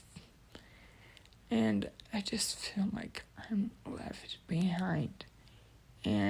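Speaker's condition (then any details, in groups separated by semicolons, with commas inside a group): Cerebral palsy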